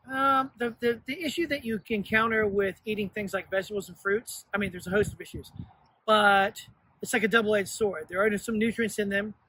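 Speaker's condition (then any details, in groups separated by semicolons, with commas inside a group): No condition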